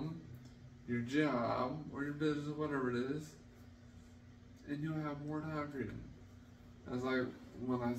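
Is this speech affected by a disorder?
Yes: traumatic brain injury.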